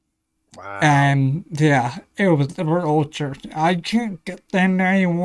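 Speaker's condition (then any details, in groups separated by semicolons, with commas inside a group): Ataxia; may slur speech, may sound drunk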